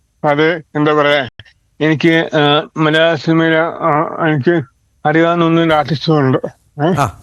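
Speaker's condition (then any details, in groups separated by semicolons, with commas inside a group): Cerebral palsy; present from birth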